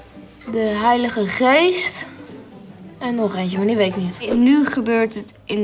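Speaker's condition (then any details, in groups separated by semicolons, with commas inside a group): No condition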